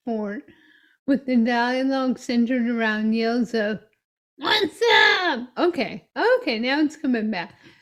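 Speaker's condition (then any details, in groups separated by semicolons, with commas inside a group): Myotonic dystrophy; progressive muscular disease affecting mobility; weaker, low energy, changing mobility, acupuncture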